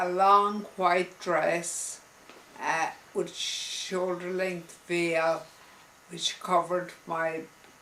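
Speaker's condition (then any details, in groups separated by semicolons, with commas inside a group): Multiple sclerosis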